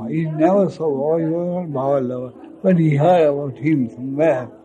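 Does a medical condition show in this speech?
Yes: speech loss after head injury; very difficult to utter words, speech feels heavy.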